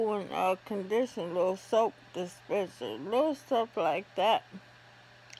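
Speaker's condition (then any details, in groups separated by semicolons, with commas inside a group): ALS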